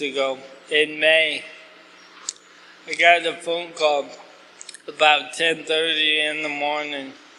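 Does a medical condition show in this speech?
Yes: ALS; asked to talk slower, clearer, losing voice.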